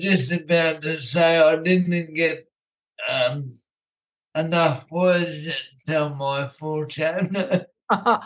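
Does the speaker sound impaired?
Yes: primary lateral sclerosis; very slowly progressing, initially misdiagnosed as multiple sclerosis, uses walking frame; about 13 years of uncertainty and misdiagnoses, about 7 years without diagnosis; voice and throat affected, short one or two word replies, voice needs rest and saving.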